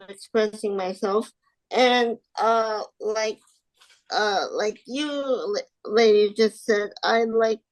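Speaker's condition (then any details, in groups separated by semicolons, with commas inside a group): Spastic quadriplegic cerebral palsy; spastic quadriplegic, from birth; wheelchair often, walker more after physical therapy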